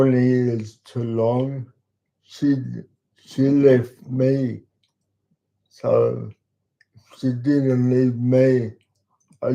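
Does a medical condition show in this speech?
Yes: cerebral palsy; talks slowly.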